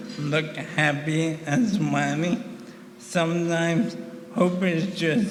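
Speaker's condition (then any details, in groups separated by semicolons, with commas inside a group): ALS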